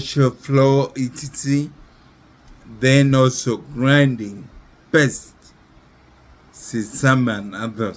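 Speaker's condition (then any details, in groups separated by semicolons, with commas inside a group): Neurological disease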